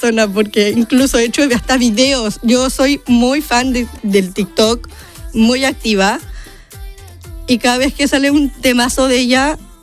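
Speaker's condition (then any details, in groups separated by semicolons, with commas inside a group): Down syndrome; congenital, diagnosed before birth; 30 years old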